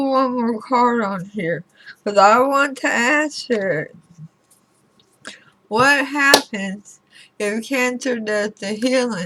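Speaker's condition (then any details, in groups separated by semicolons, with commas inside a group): Throat cancer radiation damage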